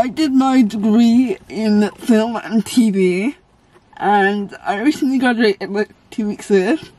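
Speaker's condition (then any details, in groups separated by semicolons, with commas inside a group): Cerebral palsy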